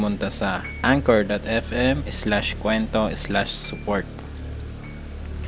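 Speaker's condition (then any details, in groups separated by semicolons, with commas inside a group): No condition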